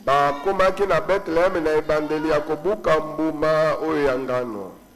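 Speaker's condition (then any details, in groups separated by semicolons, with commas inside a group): No condition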